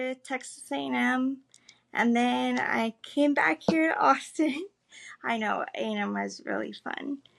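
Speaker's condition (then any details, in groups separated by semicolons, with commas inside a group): Cerebral palsy, spastic; able to speak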